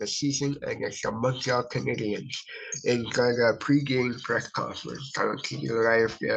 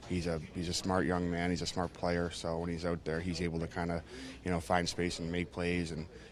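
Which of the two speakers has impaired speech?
The first: cerebral palsy; from birth, affects brain and body muscles.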